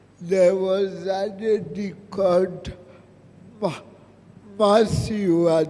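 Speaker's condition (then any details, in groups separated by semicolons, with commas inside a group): Cerebral palsy; about 34 years since onset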